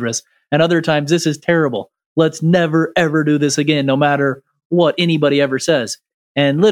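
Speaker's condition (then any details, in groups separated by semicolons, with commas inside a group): No condition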